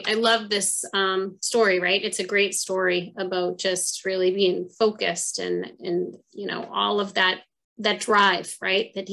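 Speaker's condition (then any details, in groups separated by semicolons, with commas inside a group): No condition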